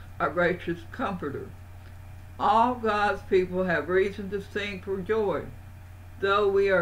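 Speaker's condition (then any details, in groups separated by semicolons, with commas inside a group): Parkinson's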